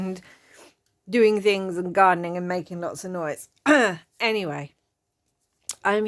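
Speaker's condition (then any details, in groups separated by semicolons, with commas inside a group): No condition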